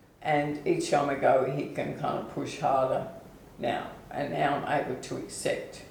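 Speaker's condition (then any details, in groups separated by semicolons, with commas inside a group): ALS/MND; onset foot drop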